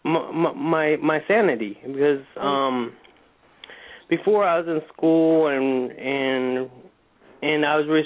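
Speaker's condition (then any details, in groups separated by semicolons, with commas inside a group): Stuttering; stuttering linked to anxiety; stutters much more when nervous; repeated sounds, repeated words, prolonged sounds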